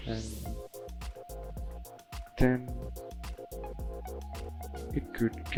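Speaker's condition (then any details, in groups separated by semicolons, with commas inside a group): No condition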